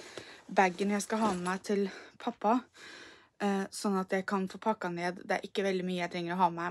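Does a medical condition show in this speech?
No.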